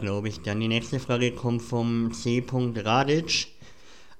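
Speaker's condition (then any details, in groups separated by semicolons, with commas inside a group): Cleft palate; cleft palate present since childhood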